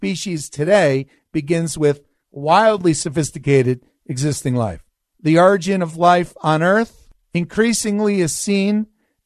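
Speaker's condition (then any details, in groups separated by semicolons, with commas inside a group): No condition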